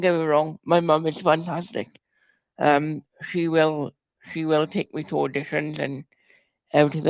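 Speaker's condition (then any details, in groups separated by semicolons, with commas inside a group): Cerebral palsy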